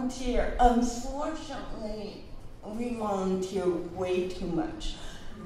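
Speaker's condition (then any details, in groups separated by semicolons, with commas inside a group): Cerebral palsy; present since childhood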